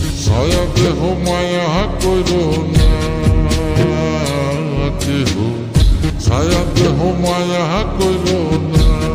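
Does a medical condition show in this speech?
No.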